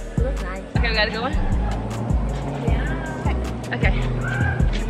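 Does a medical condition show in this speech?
No.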